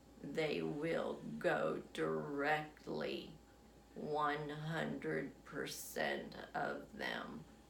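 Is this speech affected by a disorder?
Yes: essential tremor; affects legs as well.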